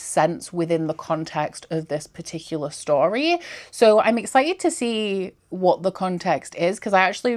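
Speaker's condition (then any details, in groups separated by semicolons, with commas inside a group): No condition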